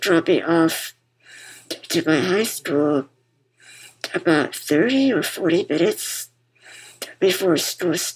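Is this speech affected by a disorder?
Yes: muscular dystrophy; congenital form, diagnosed as toddler; wears BiPAP machine to help breathing; BiPAP machine audible while talking.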